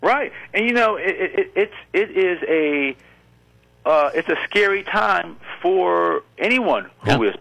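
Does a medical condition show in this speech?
Yes: stuttering; congenital stutter, present since birth, about 50 years, age 50; often lets self stutter openly, stuttering slows situations down; here repeated sounds, repeated words.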